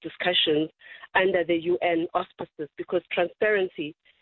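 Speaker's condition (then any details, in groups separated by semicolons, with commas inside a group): No condition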